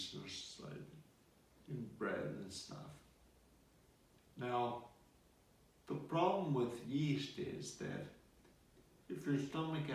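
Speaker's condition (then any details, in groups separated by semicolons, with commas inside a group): Multiple sclerosis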